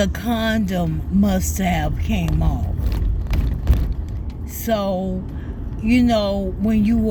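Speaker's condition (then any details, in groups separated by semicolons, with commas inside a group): ALS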